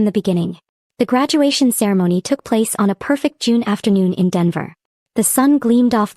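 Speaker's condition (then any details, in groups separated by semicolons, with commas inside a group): No condition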